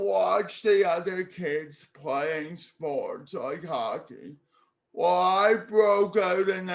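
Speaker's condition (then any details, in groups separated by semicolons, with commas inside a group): Cerebral palsy; speech therapy in childhood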